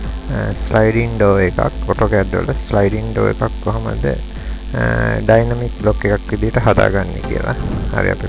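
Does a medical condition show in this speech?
No.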